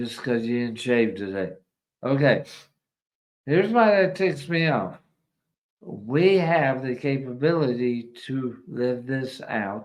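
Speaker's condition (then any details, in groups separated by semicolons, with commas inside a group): ALS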